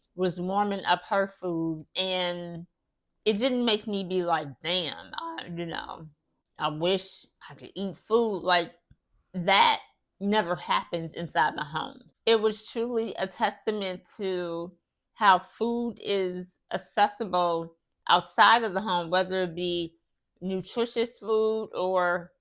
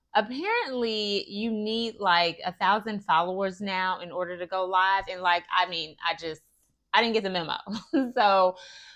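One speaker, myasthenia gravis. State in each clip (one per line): After prolonged speaking, fatigued
Start of extended speaking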